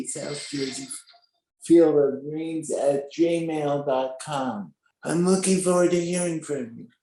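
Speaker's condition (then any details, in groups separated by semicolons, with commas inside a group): Spastic quadriplegic cerebral palsy; spastic quadriplegic, present from birth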